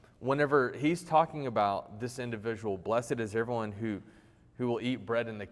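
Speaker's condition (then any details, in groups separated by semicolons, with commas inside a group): No condition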